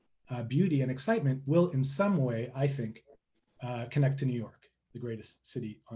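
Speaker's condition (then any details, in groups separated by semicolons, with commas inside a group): No condition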